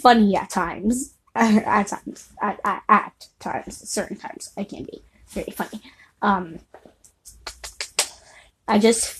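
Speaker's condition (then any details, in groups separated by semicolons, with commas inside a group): Stuttering; stutters sometimes when talking to people; stuttering during this recording; including now; repeated words, blocks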